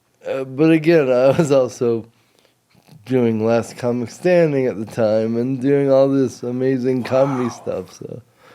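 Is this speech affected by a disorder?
Yes: cerebral palsy.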